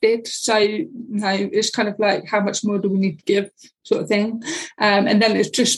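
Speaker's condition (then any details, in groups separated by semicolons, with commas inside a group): Deafness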